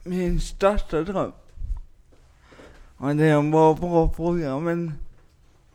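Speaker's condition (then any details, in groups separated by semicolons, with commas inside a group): Cerebral palsy; lifelong cerebral palsy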